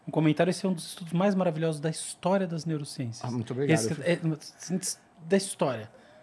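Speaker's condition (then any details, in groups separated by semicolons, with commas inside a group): No condition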